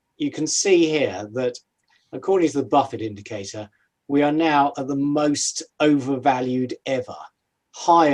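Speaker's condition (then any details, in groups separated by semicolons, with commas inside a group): No condition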